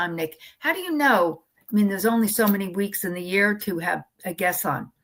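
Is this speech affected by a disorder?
No.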